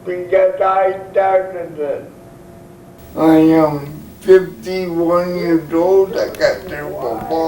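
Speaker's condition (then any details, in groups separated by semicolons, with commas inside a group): Cerebral palsy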